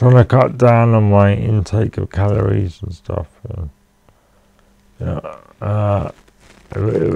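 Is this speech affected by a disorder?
Yes: cerebral palsy.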